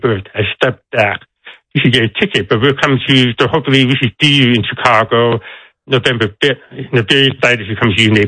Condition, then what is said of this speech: Deafness. First, let me tell you, audience, I am deaf, so I have a deaf accent.